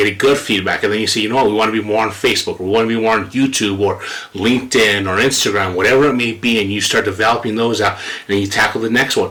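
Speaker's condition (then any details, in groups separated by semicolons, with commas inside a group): No condition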